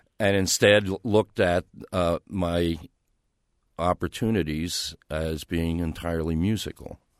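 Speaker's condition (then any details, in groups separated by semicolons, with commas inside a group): No condition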